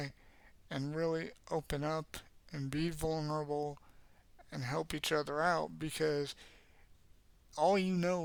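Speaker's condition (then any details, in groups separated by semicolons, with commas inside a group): Cerebral palsy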